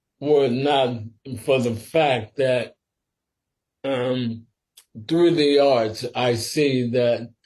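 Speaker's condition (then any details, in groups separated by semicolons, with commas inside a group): Sporadic ALS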